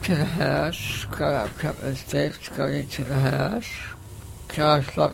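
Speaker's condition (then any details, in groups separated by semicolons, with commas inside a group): Facioscapulohumeral muscular dystrophy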